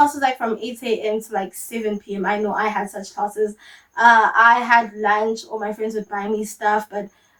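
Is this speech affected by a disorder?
No.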